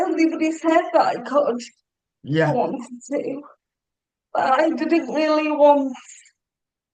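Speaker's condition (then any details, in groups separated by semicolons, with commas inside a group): Cerebral palsy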